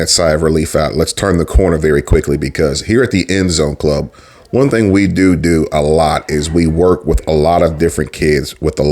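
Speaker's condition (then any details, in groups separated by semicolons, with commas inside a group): No condition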